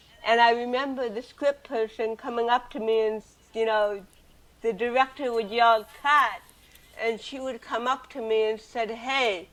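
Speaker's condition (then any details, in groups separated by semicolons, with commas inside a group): Cerebral palsy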